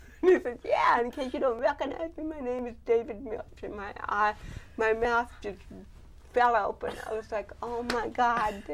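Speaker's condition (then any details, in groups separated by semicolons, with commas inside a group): Cerebral palsy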